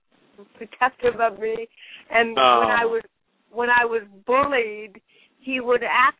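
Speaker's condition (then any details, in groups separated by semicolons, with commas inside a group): Cerebral palsy; since birth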